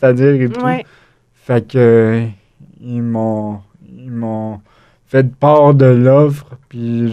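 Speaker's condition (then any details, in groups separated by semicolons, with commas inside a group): Cerebral palsy; acquired, wheelchair user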